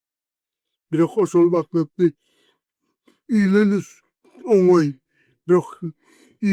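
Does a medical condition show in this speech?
Yes: cerebral palsy; 40 years with condition.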